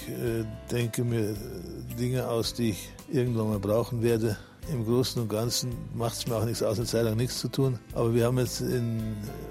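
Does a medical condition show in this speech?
Yes: Parkinson's disease; public for about 11 years, almost no tremor, feels symptom-free when well adjusted; not trembling during interview, admitted to rehab bedridden two years ago, now walks with crutches.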